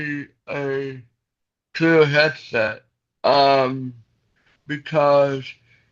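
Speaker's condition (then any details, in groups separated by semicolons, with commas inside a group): Cerebral palsy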